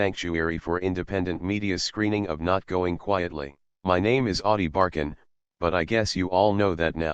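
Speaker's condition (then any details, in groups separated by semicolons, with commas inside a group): No condition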